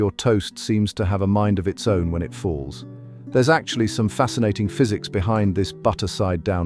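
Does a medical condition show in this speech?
No.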